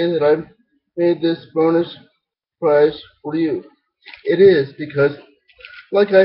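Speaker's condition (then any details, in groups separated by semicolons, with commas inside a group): Cerebral palsy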